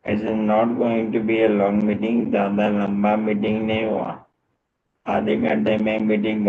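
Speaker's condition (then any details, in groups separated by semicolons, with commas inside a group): Motor neurone disease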